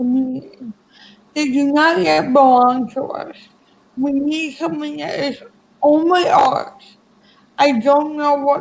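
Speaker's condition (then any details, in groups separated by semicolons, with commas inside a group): Cerebral palsy; present from birth; speech affected, sounds like stroke to others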